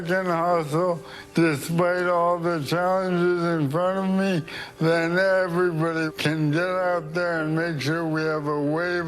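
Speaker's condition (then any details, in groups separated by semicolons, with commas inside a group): ALS; rapidly progressing whole-body paralysis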